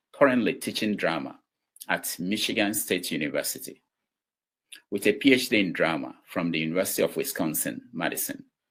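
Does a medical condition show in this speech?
No.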